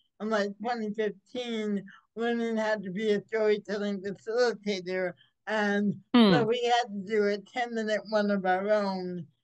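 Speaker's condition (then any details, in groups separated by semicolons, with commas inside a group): Cerebral palsy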